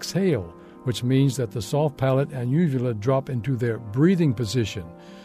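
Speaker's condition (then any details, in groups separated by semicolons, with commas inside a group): No condition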